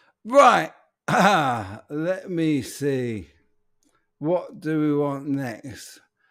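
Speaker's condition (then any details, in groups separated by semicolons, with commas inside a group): ALS; speech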